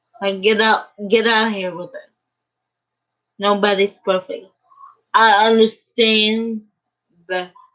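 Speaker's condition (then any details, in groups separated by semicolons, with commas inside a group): Cerebral palsy; uses a wheelchair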